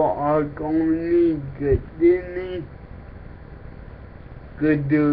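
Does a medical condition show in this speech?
Yes: cerebral palsy.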